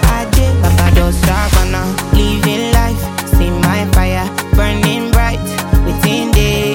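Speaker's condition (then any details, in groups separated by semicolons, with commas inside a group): No condition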